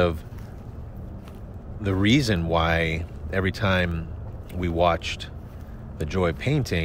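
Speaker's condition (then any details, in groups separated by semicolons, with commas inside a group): No condition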